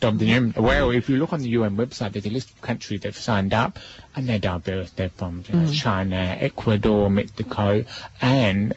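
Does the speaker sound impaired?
Yes: deafness; cannot hear music.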